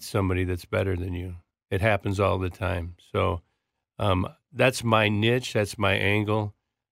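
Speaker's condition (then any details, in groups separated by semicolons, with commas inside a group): Parkinson's disease; 4 years since diagnosis, tremor and hand clutching with anxiety, big and loud therapy via movement specialist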